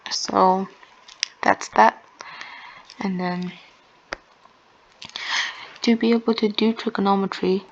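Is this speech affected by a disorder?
No.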